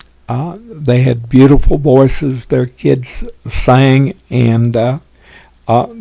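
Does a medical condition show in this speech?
Yes: Parkinson's; tremors as early symptom.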